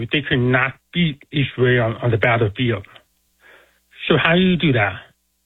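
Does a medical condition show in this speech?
Yes: deafness; speaks with a deaf accent.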